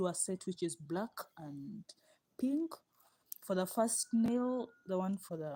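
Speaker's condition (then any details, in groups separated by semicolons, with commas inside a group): No condition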